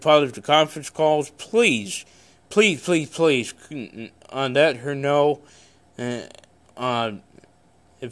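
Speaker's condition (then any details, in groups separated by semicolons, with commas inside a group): Cerebral palsy; congenital, no known medical cause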